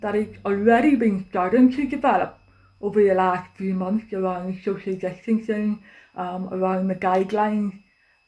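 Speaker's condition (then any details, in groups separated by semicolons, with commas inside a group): Deafness; cannot use telephone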